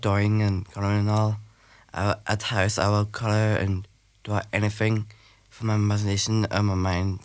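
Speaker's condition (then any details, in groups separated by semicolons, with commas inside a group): Down syndrome; extra chromosome, intellectual disability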